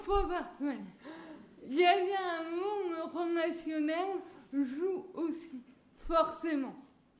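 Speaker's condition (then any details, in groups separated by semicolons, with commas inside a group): Cerebral palsy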